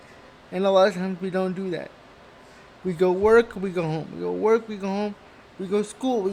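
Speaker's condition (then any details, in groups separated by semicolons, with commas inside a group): Cerebral palsy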